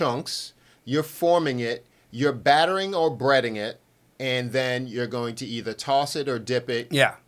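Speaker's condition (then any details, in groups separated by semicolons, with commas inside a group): No condition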